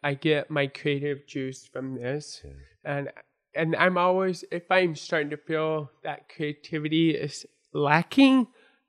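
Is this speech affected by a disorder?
Yes: born deaf; congenital deafness from birth; had to learn to speak and hear, hard, first full sentence at age five, English difficult.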